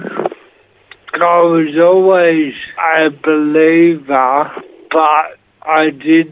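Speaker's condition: Motor neuron disease, severe; onset in feet, walking stick, then chair, then bed-bound, now no physical movement; final stages, diagnosed over 4-5 years ago, mask ventilator, 2 minutes' survival without, Calvary Healthcare Bethlehem palliative inpatient; speaking extremely difficult, pauses to breathe through mask, Stephen Scoff and Scott Benton repeat words

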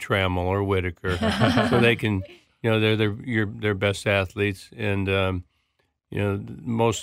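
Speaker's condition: Parkinson's disease; speech tough, learned voice correction in Big and Loud therapy

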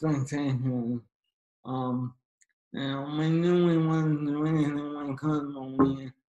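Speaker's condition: ALS; diagnosed at 21, San Francisco ALS clinic, arm nerve issues, weak hands, trouble running, slow progressor

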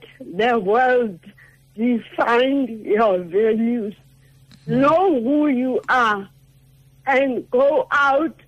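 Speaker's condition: Cerebral palsy; affects speech

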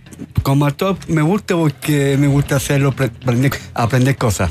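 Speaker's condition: Down syndrome

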